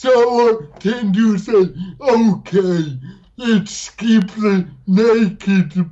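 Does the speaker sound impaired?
Yes: dysarthria; from cerebral palsy, cannot do separate things with separate fingers; much improved through stand-up comedy, once barely intelligible, now occasionally not understood; noticeable speech accent, some words misheard by host, host finds easy to understand.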